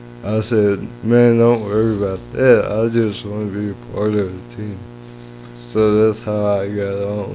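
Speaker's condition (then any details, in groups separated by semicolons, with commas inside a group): Cerebral palsy; lifelong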